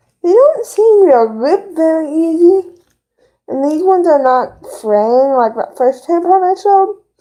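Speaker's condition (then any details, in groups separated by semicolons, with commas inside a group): Cerebral palsy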